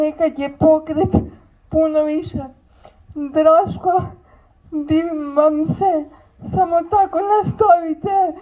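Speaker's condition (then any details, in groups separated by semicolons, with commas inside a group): Cerebral palsy; severe movement impairment; impaired speech, speech largely retained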